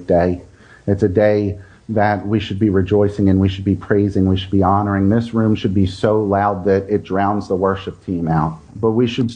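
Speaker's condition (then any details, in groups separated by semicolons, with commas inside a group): No condition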